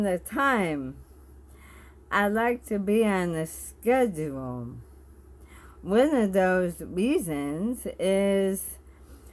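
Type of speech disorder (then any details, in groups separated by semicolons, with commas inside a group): Bulbar dysarthria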